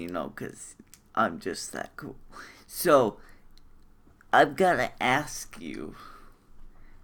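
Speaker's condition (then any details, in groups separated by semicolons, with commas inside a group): Cerebral palsy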